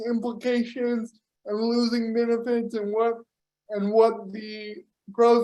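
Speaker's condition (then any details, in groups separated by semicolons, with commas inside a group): Cerebral palsy; power wheelchair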